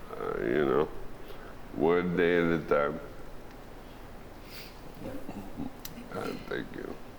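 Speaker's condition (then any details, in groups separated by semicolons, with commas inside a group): ALS; progressing very fast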